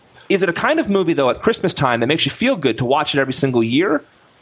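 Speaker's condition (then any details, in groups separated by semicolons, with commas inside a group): No condition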